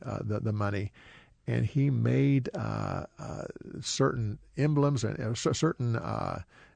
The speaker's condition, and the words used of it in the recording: Stuttering. And after a while, I stutter, so I turned to my wife and I was about to say, I could do that.